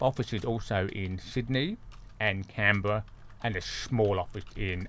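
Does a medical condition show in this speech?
Yes: deafness; congenital deafness, born deaf.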